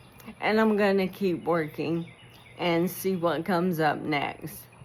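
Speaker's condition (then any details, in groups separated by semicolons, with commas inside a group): ALS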